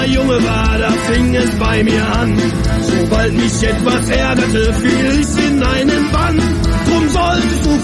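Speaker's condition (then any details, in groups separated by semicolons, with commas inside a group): No condition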